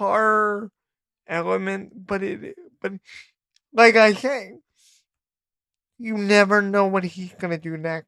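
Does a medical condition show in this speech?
Yes: cerebral palsy; poor hand dexterity.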